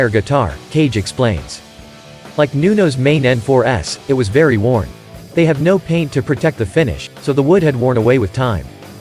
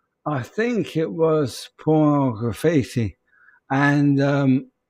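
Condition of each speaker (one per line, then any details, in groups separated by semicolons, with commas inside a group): No condition
ALS; affects emotions, speech, right hand; peculiar voice, speech very difficult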